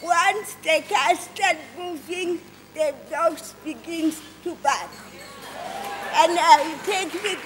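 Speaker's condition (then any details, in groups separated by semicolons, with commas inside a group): Cerebral palsy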